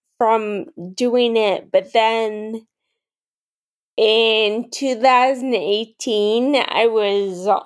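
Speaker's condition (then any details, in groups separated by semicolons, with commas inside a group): Friedreich's ataxia; ambulatory until about 21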